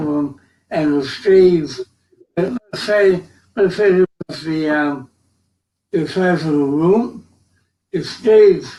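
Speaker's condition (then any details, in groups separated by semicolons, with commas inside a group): Cerebral palsy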